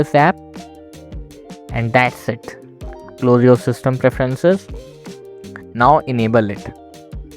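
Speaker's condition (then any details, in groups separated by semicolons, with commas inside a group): No condition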